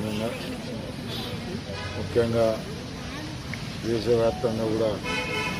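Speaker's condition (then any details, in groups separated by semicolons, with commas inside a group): No condition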